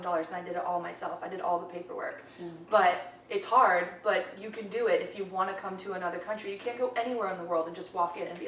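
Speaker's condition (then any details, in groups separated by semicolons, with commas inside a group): No condition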